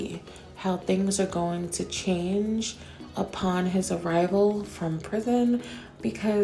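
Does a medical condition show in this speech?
No.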